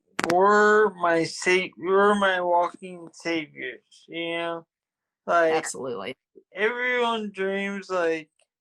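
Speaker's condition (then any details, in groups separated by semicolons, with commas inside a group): Traumatic brain injury; ongoing therapy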